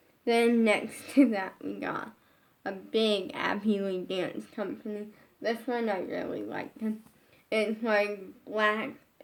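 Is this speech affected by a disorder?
Yes: brain injury.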